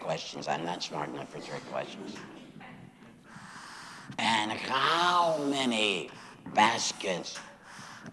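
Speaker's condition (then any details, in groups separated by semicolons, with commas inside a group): Laryngectomy after throat cancer; voice produced through throat prosthesis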